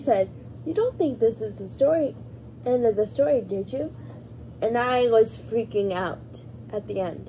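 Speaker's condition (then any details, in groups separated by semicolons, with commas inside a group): Cerebral palsy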